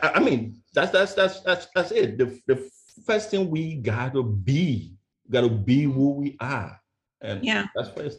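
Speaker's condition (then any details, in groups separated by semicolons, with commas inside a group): Stuttering; stutter first noticed by mother at age 8, lifelong; fear of speaking in high school, tried to skip own valedictorian graduation speech; repeated words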